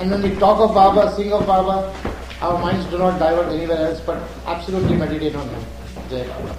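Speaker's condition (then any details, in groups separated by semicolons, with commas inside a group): No condition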